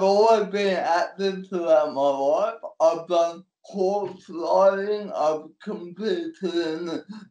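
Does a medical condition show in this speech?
Yes: cerebral palsy; cerebral palsy since birth, physical disability only, manual wheelchair, support worker takes notes and types for him; NDIS support worker for transport, getting on and off stage, personal care.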